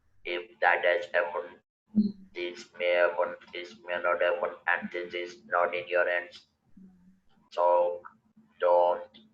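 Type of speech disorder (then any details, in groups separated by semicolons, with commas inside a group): Electrolarynx speech; laryngectomy for throat cancer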